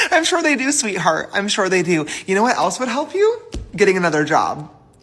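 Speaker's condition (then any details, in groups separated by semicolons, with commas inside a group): No condition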